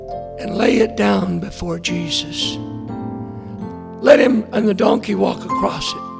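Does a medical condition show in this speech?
Yes: hoarseness after vocal cord surgery; post-operative check on Monday good, vocal cords look straight, hoarseness remains.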